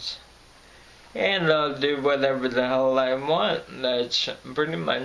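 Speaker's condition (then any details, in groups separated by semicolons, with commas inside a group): Friedreich's ataxia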